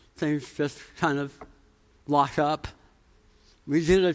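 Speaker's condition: Tongue cancer, jaw reconstruction

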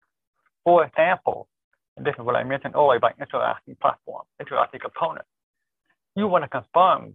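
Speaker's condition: Deafness, born deaf, cochlear implant

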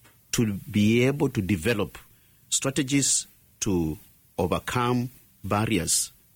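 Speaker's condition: No condition

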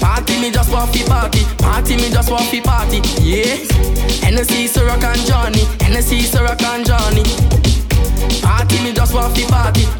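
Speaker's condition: No condition

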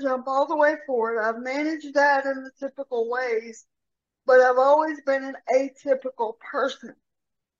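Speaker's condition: Cerebral palsy; from birth, instability causing trips, severe rotator cuff tear, formerly monthly falls needing engine 6 lift assists; steel mace and steel club training, walking while pushing grocery cart

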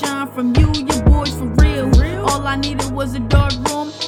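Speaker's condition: No condition

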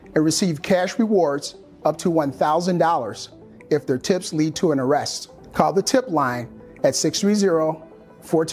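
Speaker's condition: No condition

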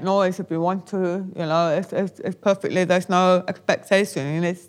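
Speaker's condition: Deafness, born deaf

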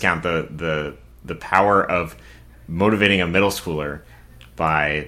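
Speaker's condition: No condition

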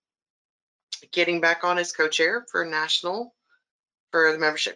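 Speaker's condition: No condition

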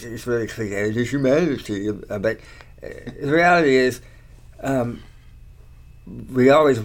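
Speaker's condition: Tongue cancer surgery; slight slur, talks okay

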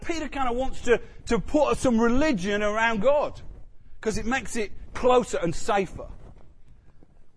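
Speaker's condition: No condition

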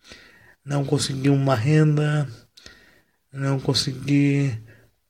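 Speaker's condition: Cerebral palsy, mild; wheelchair user

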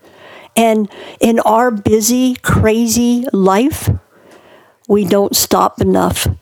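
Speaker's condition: Cleft palate; born two months premature

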